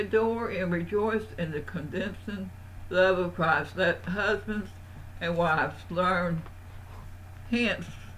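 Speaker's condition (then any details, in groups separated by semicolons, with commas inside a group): Parkinson's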